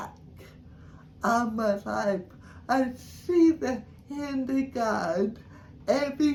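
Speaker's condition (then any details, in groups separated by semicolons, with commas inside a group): Cerebral palsy; from birth, delivery complications, shaky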